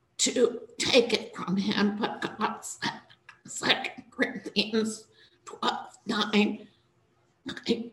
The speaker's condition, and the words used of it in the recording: Spasmodic dysphonia. As many of you know, I have trouble speaking.